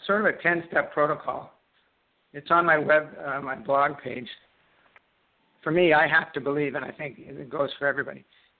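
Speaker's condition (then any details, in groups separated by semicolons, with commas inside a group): Parkinson's disease; left-sided onset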